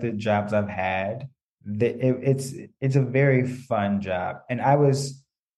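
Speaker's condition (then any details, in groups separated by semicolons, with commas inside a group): Stutter; childhood-onset stutter, speech therapy from early childhood, once unable to talk, rejected therapy by high school; largely concealed with perfected tools, listeners unaware of stutter; sometimes literally cannot say words, plans speech intentionally, mentally checks things before speaking; repeated sounds, repeated words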